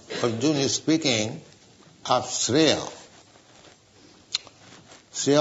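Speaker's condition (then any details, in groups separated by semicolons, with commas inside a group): No condition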